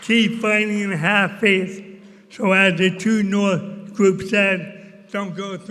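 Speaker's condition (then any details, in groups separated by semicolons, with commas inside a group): ALS; diagnosed about 17 years ago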